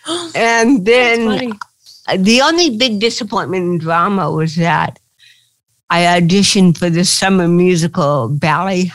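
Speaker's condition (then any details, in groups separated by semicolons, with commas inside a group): Cerebral palsy; since birth, limits movement, not quick on bike as child, felt unable to play professional tennis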